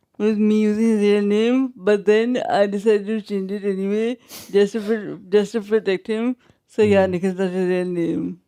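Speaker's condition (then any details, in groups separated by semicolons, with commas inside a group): Traumatic brain injury, severe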